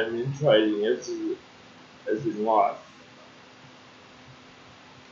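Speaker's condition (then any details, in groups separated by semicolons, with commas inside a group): Cerebral palsy; uses wheelchair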